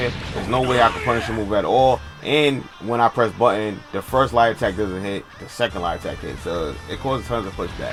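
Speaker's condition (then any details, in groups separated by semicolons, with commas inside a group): No condition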